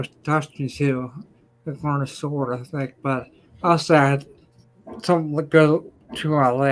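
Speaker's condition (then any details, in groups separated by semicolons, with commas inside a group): Ataxia; may slur speech, may sound drunk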